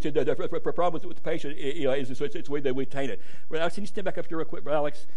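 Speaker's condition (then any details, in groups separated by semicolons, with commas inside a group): Stuttering; struggled with it for a while, adults at gadsdale said stutter barred preaching; more stuttering tonight, tired, feels an hour later after watch not set back; worse when tired, later in the day; repeated sounds, prolonged sounds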